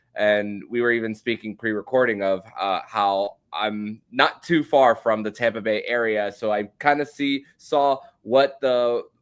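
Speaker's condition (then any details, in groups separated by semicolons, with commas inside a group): No condition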